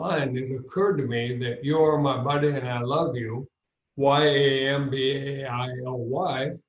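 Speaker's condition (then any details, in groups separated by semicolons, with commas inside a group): ALS; throat not responding when singing, could not reach notes, nephew brain surgeon in Boston heard voice change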